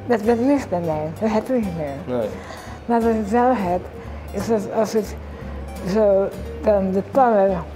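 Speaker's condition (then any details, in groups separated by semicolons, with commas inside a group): Tongue cancer; can only eat completely smooth pureed food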